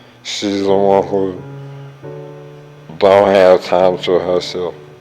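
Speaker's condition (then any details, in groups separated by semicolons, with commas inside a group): ALS; speech progressively lost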